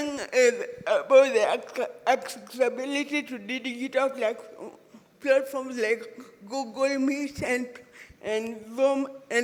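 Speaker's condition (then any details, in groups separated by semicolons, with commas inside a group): Cerebral palsy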